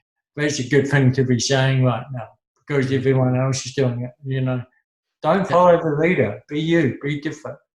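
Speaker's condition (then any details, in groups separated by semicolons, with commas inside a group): Cerebral palsy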